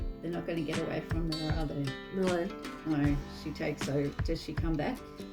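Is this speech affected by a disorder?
No.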